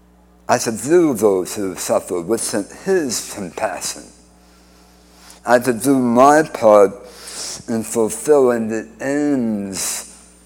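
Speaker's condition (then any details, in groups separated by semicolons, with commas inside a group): Speech impediment after cancer surgery; speech impediment from reconstructed tongue tied to mouth floor, no speech with tracheostomy after surgery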